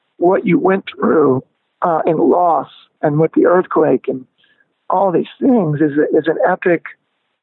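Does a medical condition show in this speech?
Yes: spasmodic dysphonia; onset at peak of singing career, diagnosed 2 or 3 years after band shut down; voice lost power, grew weaker, lost control, could not hit notes, range shrank high and low.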